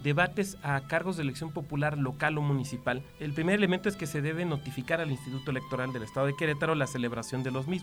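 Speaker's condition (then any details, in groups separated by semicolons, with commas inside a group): No condition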